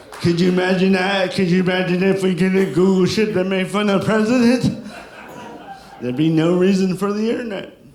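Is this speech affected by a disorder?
Yes: cerebral palsy; sounds drunk, constant.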